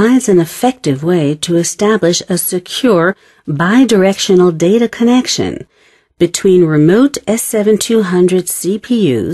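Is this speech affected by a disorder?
No.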